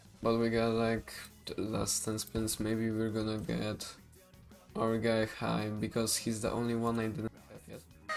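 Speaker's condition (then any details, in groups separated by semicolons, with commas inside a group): No condition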